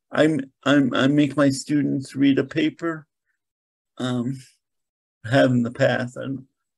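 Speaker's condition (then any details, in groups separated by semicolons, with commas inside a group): Cerebral palsy; has to think about motions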